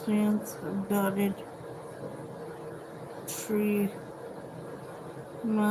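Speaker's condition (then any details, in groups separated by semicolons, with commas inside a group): Cerebral palsy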